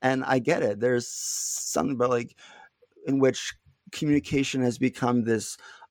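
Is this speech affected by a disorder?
Yes: stuttering; little stuttering during this recording; not stuttering much at time of recording; here prolonged sounds, blocks.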